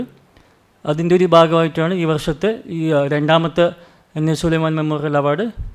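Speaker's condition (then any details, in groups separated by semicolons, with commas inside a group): No condition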